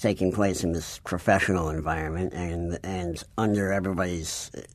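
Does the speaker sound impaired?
Yes: cleft palate.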